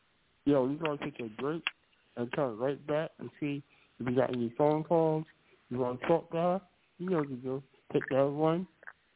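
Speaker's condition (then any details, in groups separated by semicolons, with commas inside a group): Cerebral palsy; cerebral palsy since birth; speech may sound drunk to radio listeners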